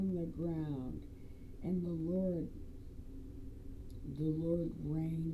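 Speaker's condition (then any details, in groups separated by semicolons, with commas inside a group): Brain injury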